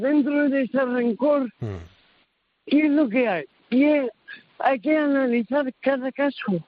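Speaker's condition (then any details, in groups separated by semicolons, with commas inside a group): Cerebral palsy; diagnosed years later after MRI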